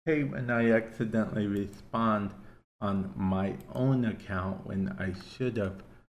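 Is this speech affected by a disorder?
Yes: cerebral palsy; affects hand-eye coordination and balance; affects speech to an extent, listener asked why speech sounds as it does.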